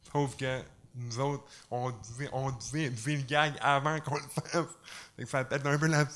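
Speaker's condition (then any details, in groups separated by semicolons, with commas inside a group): Cerebral palsy; uses crutches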